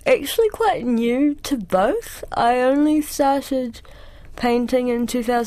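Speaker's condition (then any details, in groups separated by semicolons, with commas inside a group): Cerebral palsy; cerebral palsy since childhood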